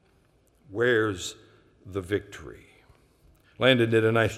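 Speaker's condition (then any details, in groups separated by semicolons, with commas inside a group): No condition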